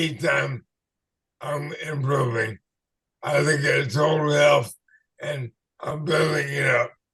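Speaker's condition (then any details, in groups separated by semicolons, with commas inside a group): ALS/MND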